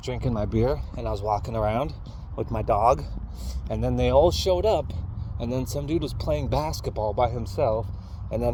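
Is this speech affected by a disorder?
No.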